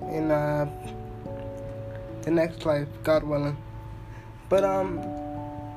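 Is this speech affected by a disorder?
Yes: cerebral palsy; uses wheelchair.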